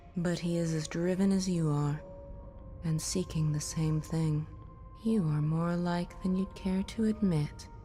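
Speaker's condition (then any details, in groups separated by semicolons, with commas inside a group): No condition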